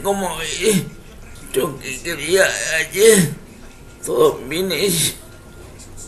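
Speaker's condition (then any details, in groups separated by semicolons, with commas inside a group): Cerebral palsy; wheelchair user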